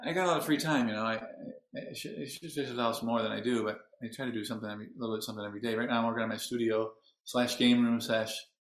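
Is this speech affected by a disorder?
Yes: Parkinson's disease; onset age 42, 19 years since, medicine four times daily plus Indian bean, hospital physical therapy; tremor largely controlled, tips over a lot, balance problems, some regression, trying new drugs, daily exercises; hard on voice, needs about two weeks of singing practice to regain voice.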